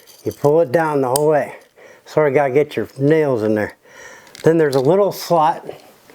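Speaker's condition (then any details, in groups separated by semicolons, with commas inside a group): No condition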